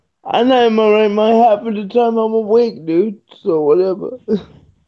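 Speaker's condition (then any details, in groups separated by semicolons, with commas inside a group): Cerebral palsy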